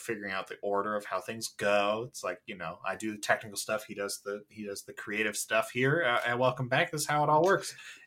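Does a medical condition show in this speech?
No.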